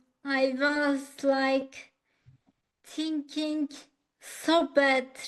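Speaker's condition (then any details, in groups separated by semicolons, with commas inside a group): Acquired ataxia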